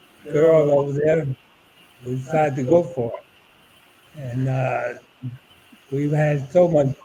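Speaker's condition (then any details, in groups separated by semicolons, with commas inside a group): ALS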